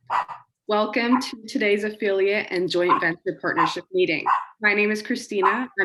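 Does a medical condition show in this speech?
No.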